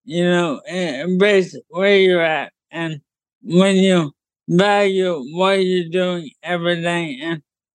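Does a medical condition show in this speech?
Yes: ALS; ALS diagnosed about 9 months ago, motor neurons dying, muscles failing, total paralysis expected; progressed, hard to move arms and fingers, forced to retire at 29 by physical limitations; hard to talk clearly.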